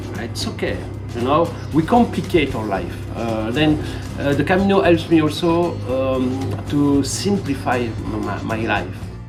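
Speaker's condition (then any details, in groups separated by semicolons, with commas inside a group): No condition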